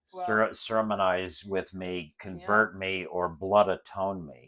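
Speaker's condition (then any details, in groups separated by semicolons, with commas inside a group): No condition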